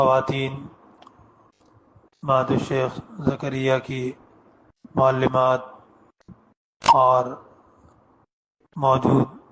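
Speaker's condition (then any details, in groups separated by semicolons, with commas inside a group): No condition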